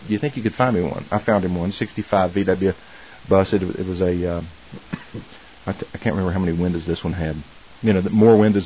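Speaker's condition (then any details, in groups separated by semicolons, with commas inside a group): No condition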